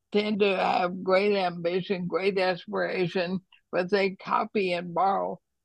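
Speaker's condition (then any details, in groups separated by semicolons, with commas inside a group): ALS; estimated little over a year to live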